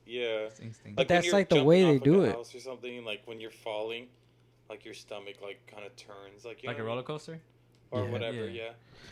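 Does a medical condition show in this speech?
No.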